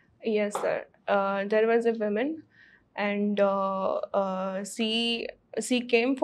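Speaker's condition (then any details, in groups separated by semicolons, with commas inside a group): No condition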